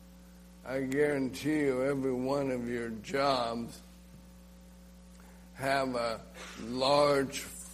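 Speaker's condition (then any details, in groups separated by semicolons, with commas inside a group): ALS; slurred, slow speech, choking, spitting, swallowing problems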